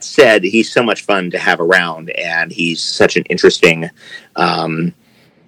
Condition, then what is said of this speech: None; typical speech.